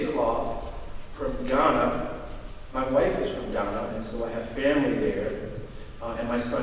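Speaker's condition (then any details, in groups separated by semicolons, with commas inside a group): No condition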